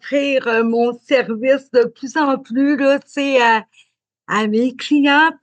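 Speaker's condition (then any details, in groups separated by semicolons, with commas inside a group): Cerebral palsy; learning to speak was challenging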